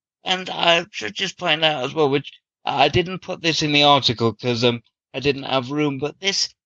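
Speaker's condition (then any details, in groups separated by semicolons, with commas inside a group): Cerebral palsy; from birth, very premature birth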